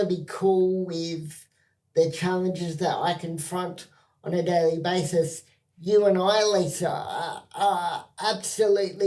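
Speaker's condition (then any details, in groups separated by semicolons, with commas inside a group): Cerebral palsy spastic quadriplegia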